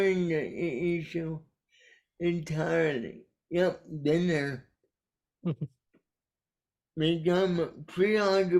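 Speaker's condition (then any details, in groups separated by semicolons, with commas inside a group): Cerebral palsy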